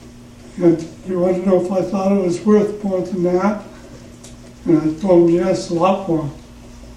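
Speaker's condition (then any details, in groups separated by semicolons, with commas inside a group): Parkinson's; trouble in the throat when speaking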